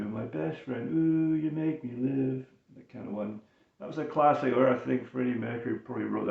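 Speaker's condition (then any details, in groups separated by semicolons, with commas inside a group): No condition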